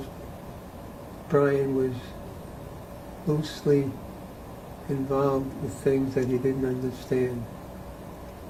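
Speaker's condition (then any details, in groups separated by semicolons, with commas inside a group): Parkinson's disease; needs to keep voice level up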